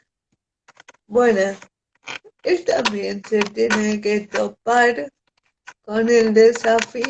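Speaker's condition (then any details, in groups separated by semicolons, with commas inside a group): Cerebral palsy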